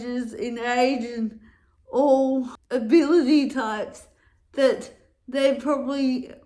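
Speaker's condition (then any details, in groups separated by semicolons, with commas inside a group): Cerebral palsy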